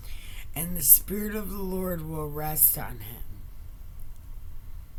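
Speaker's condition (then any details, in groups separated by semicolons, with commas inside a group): Brain injury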